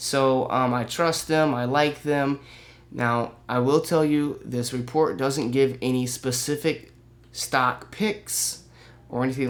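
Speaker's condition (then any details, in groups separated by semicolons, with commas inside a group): No condition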